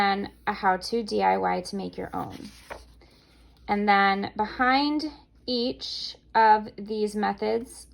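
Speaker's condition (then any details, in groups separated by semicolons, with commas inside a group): No condition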